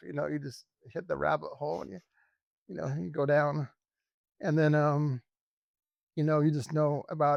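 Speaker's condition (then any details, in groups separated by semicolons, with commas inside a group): ALS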